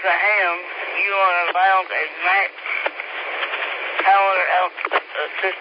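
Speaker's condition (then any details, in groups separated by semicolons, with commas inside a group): Speech impediment; still talks on ham radio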